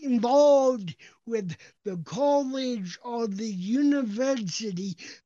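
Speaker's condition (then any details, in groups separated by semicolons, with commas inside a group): Cerebral palsy; recognizable cp accent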